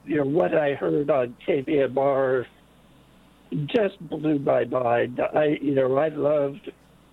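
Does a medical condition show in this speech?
Yes: late-onset Pompe disease; physical activity limited.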